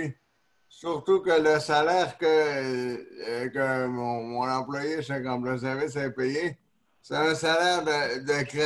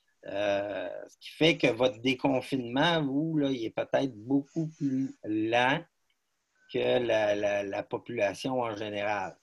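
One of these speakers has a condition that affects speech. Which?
The first: neonatal cerebral palsy; neonatal onset; set medication times.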